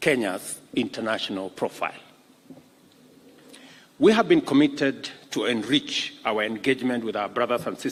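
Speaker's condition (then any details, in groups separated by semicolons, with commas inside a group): No condition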